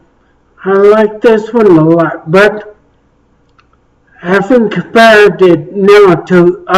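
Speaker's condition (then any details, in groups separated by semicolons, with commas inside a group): Traumatic brain injury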